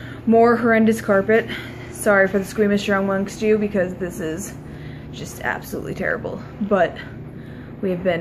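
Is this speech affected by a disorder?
No.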